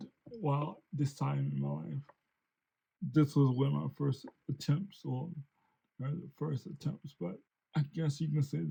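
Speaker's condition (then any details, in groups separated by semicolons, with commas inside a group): Cerebral palsy; since birth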